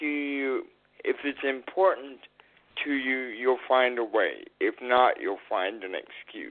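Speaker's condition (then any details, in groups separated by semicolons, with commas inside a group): Cerebral palsy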